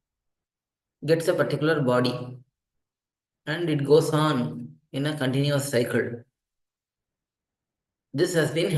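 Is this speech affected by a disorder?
No.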